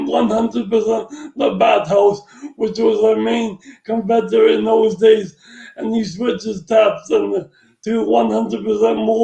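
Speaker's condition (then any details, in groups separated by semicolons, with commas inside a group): Traumatic brain injury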